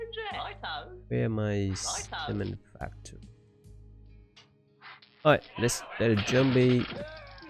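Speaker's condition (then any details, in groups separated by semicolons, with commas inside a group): No condition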